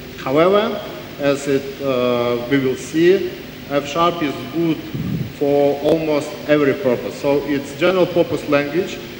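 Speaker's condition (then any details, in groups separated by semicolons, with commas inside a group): No condition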